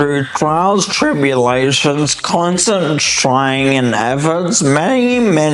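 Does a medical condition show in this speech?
Yes: cerebellar ataxia; two brain surgeries; ongoing coordination work; articulation impediment, coordination problems affect speech.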